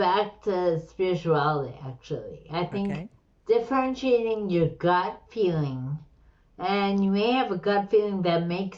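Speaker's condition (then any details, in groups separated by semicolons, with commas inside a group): Slurred speech; chronic Lyme disease affecting brain; slurred speech, like stroke patient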